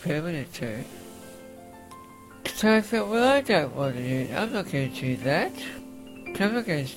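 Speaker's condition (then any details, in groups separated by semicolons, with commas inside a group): Facioscapulohumeral muscular dystrophy, facioscapulohumeral (FSHD); uses respirator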